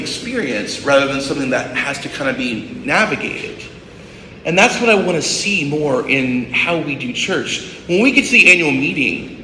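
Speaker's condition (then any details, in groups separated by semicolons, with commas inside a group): No condition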